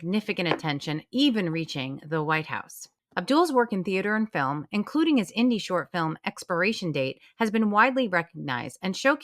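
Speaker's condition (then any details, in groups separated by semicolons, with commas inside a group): No condition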